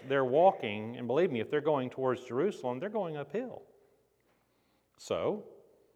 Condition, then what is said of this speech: None; typical speech.